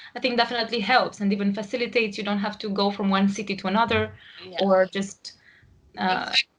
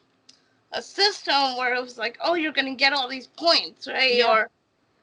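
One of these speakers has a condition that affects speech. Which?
The second: cerebral palsy; birth oxygen deprivation; speech therapy in childhood.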